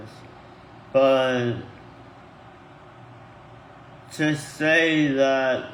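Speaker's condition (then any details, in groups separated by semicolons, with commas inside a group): Tongue cancer; tongue and neck surgery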